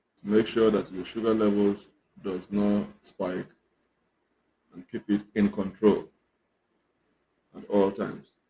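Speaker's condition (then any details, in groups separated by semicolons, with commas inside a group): No condition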